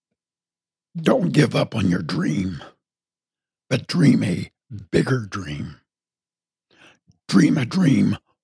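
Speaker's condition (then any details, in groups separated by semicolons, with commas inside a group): Partial laryngectomy from throat cancer; still understandable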